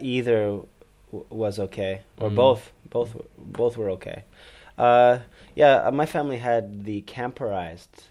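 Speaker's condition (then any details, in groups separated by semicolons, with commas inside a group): No condition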